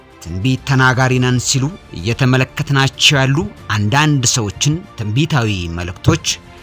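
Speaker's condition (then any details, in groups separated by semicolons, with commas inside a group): No condition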